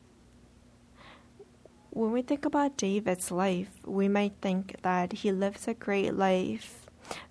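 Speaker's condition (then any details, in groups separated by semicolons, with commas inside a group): No condition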